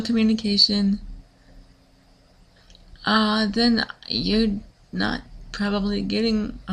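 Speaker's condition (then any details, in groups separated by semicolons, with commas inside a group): Cerebral palsy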